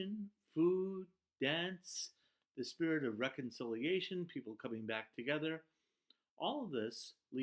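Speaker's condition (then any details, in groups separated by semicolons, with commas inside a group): No condition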